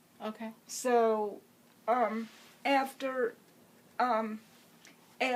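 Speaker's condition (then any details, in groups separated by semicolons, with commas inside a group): Cerebral palsy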